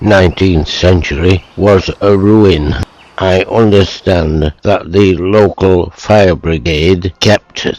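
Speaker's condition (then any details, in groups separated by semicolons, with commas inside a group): Motor neuron disease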